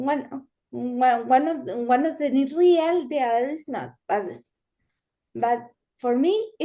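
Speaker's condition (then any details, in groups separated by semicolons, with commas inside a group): Cerebral palsy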